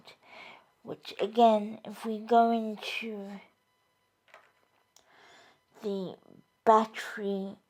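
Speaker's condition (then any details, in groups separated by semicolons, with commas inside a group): Cerebral palsy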